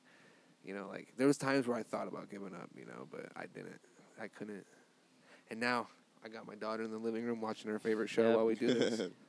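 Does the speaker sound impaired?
No.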